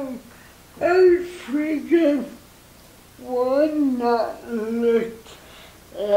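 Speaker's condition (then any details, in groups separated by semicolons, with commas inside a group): Cerebral palsy; motorized wheelchair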